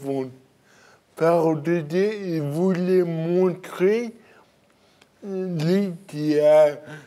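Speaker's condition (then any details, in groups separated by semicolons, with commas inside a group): Cerebral palsy; birth injury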